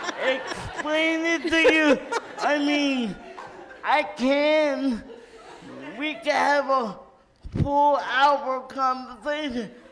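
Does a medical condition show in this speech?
Yes: cerebral palsy; from birth, uses wheelchair.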